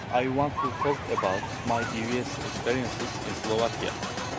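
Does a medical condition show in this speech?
No.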